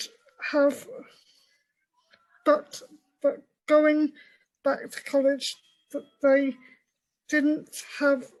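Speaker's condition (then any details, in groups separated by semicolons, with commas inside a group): Cerebral palsy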